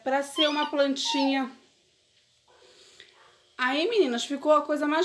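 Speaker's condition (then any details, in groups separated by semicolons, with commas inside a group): No condition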